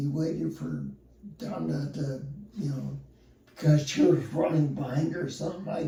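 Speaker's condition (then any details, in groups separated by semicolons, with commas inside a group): Spinocerebellar ataxia; onset double vision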